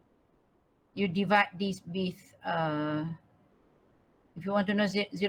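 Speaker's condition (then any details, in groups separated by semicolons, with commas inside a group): No condition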